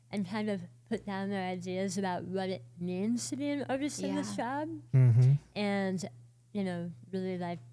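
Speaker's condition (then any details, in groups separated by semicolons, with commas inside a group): Oral cancer, partial glossectomy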